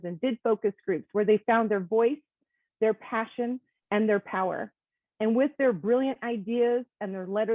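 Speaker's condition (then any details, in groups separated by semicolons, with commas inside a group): No condition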